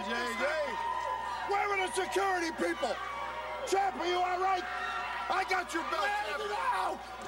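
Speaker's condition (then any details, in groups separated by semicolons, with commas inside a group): No condition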